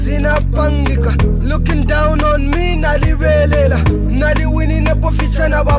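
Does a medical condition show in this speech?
No.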